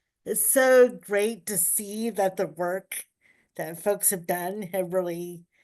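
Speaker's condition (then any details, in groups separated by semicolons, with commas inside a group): Cerebral palsy; uses power wheelchair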